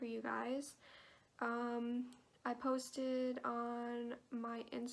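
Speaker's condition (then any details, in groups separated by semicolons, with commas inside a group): No condition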